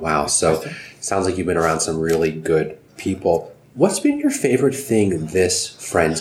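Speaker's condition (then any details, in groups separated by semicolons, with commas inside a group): No condition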